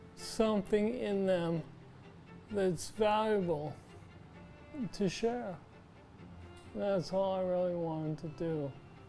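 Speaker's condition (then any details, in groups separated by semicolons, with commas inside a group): Parkinson's disease; strong voice, sings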